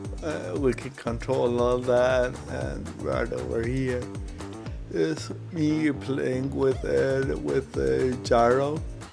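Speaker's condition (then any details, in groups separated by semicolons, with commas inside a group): Cerebral palsy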